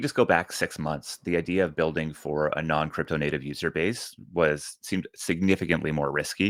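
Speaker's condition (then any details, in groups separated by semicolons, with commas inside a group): No condition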